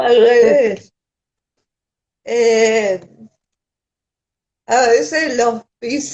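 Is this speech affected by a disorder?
Yes: cerebral palsy; respiratory arrest at birth.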